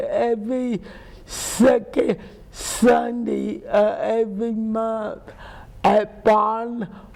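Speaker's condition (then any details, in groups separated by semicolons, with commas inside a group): Cerebral palsy; speech impairment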